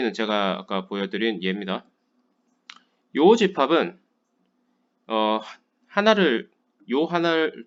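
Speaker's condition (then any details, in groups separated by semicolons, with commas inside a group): No condition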